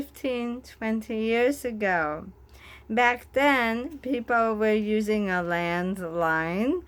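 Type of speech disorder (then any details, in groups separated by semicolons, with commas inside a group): Bulbar dysarthria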